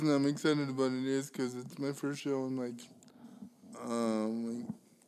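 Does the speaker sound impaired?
Yes: cerebral palsy; involuntary shaking movements.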